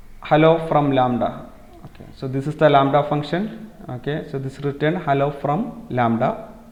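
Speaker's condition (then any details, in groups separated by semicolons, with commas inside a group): No condition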